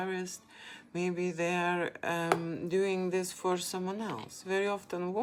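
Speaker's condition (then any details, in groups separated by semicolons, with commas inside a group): No condition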